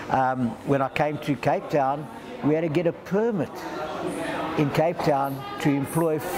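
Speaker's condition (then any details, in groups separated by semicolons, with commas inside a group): No condition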